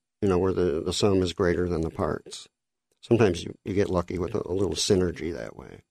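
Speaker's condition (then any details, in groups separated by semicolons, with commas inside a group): Cleft lip and palate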